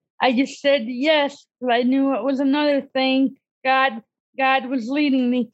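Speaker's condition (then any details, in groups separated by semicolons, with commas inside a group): Cerebral palsy; disability since childhood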